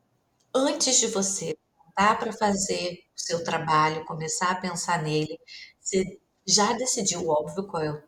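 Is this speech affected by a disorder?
No.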